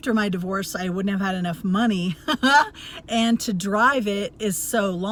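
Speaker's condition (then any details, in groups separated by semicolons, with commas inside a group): No condition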